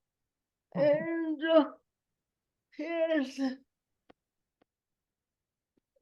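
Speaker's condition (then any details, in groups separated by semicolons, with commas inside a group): Cerebral palsy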